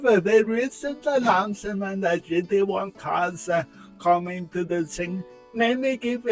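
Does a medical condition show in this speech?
Yes: cerebral palsy; lack of oxygen at birth, fine motor impairment, cannot handwrite.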